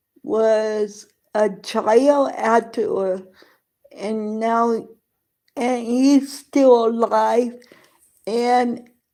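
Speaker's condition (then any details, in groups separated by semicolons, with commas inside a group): Cerebral palsy; present from birth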